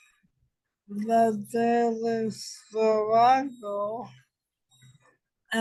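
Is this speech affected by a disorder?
Yes: ALS; diagnosed almost five years ago.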